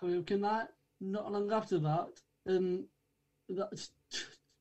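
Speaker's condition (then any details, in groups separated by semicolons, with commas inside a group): Down syndrome; from birth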